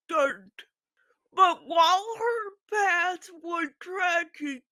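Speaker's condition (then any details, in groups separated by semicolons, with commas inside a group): Physical speech impairment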